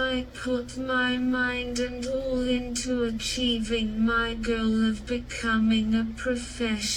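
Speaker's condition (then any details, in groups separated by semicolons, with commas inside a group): Cerebral palsy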